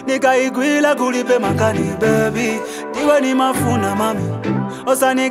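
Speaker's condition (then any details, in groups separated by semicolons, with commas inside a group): No condition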